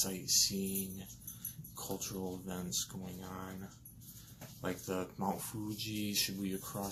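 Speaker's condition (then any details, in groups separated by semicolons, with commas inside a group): No condition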